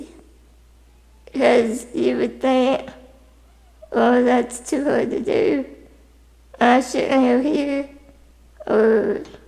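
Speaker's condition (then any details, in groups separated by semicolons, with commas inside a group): Spinal muscular atrophy type 2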